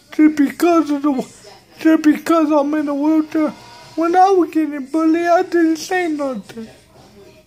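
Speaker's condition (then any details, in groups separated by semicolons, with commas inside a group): Cerebral palsy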